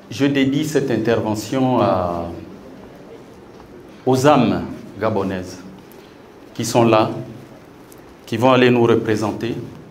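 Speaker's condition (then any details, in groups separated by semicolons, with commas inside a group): No condition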